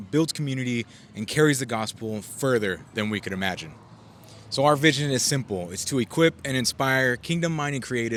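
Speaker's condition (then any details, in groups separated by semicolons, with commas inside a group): No condition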